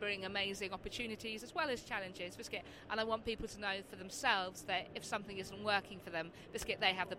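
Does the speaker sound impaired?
Yes: Tourette's syndrome; neurological condition with involuntary movements and noises; frequent vocal tics throughout interview; involuntary vocal tics interrupting speech, also hedgehog and cats.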